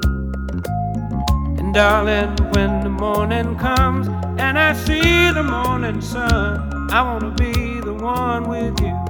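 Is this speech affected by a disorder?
No.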